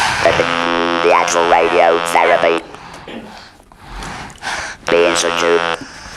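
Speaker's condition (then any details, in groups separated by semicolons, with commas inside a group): Laryngeal cancer with laryngectomy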